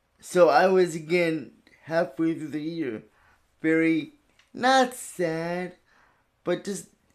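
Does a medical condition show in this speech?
Yes: cerebral palsy.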